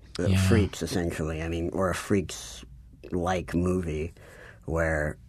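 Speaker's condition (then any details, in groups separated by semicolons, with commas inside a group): Cleft palate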